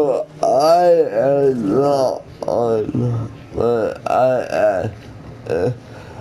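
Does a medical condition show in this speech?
Yes: cerebral palsy; atypical speech.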